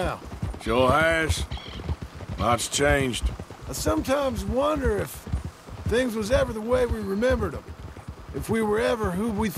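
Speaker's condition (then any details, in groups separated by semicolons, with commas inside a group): No condition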